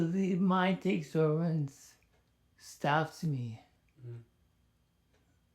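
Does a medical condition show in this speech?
Yes: ALS.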